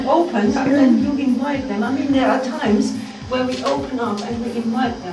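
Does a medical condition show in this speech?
No.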